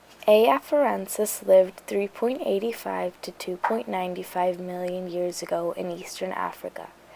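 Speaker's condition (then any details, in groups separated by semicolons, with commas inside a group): No condition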